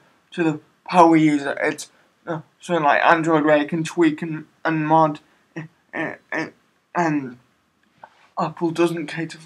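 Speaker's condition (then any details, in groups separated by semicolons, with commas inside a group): Cerebral palsy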